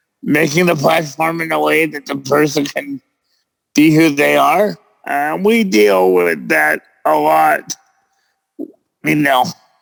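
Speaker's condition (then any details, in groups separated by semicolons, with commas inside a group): Cerebral palsy; present since birth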